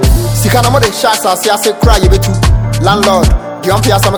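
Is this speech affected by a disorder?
No.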